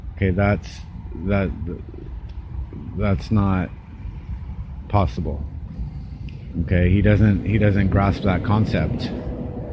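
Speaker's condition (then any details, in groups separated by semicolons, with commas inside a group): No condition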